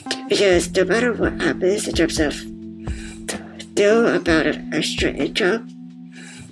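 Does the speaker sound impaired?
Yes: muscular dystrophy; BiPAP machine audible while talking.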